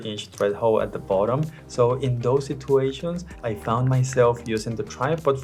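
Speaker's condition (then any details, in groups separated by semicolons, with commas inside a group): No condition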